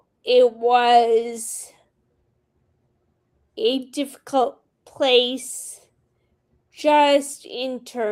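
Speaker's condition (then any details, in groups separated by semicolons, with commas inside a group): Friedreich's ataxia; handwriting and speech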